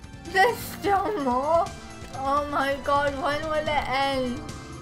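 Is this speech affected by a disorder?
Yes: cerebral palsy.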